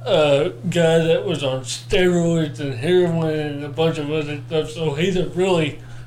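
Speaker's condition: Cerebral palsy; born not breathing

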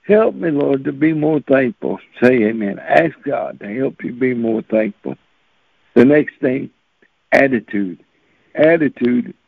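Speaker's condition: Cerebral palsy; since birth

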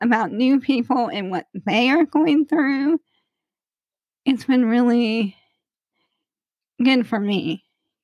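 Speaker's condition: ALS; voice weaker when tired or after much talking

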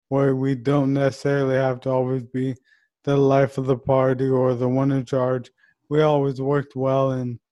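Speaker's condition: ALS; some slurring

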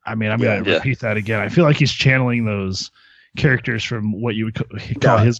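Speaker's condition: No condition

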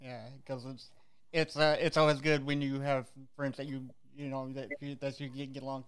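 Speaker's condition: Cerebral palsy; visible physical disability

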